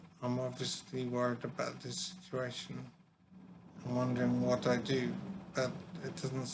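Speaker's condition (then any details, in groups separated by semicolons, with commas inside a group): Traumatic brain injury; suicide attempt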